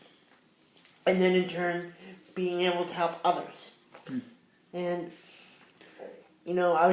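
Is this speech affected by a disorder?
Yes: cerebral palsy.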